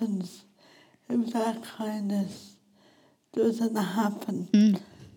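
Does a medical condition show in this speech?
Yes: speech impediment; wheelchair user, wears glasses; talks either too slow or too fast, hard to understand when too fast and animated.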